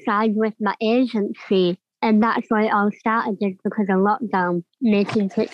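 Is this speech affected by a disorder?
Yes: cleft palate; congenital.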